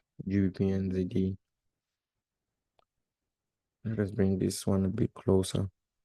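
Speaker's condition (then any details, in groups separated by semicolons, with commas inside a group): No condition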